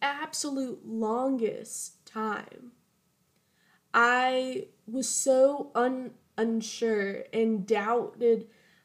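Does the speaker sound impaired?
Yes: stuttering; present since at least high school, only one in family who stutters; stutter much worse when starting current youth pastor job, slowly doing more phone calls; gets stuck on words, m and d sounds hard, speaking exhausting, more fear when listener cannot see; here repeated sounds, blocks.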